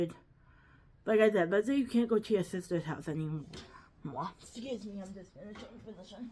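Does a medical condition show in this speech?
Yes: cerebral palsy, quadriplegic.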